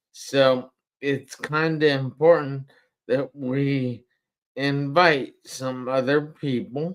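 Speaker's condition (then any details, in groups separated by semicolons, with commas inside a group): Traumatic brain injury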